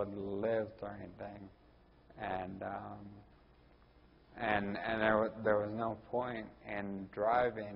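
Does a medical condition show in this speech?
Yes: ataxia; Friedreich's ataxia, scoliosis, spinal rod surgery; unbalanced walking, diagnosed years after symptom onset; speech typical of the condition.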